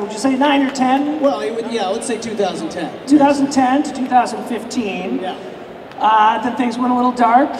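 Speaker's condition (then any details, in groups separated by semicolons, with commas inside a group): No condition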